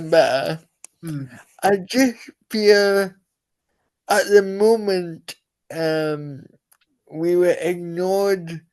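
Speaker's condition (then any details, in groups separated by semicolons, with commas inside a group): Cerebral palsy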